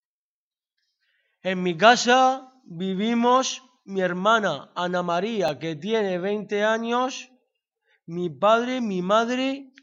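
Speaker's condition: Down syndrome

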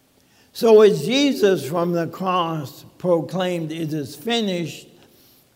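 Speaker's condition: ALS; talking funny

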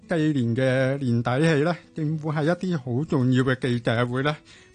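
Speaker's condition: Hearing impairment; follows conversation by reading lips

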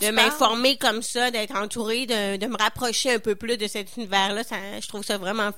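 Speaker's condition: Hearing loss; uses some hearing device

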